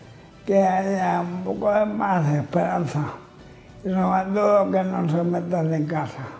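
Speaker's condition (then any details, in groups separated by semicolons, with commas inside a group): Amyotrophic lateral sclerosis (ela)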